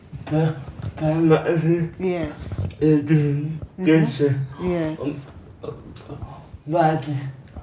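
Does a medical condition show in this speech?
Yes: cerebral palsy; noisy throat breathing as infant, needed speech learning.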